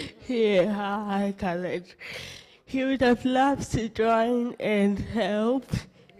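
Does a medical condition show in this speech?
Yes: cerebral palsy; present from birth.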